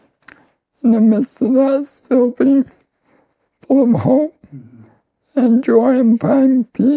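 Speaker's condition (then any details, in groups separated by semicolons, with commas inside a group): ALS; voice and lungs affected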